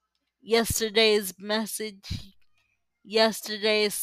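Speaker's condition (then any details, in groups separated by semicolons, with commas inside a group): Cerebral palsy; uses power wheelchair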